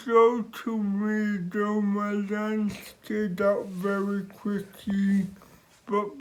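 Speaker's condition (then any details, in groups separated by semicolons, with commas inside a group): Cerebral palsy; respiratory complications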